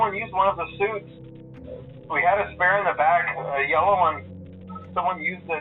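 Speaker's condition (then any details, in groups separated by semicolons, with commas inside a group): No condition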